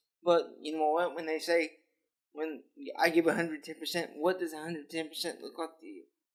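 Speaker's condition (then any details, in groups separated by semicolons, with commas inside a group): Cerebral palsy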